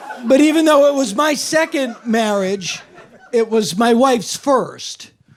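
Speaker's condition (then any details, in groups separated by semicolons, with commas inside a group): No condition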